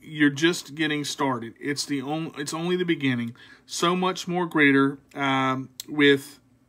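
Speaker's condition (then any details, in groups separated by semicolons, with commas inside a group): No condition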